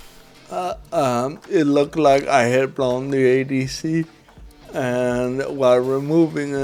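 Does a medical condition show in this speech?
Yes: cerebral palsy.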